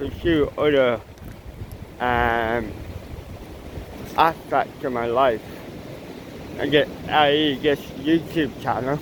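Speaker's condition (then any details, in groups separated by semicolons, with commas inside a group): Cerebral palsy; mild, ataxic type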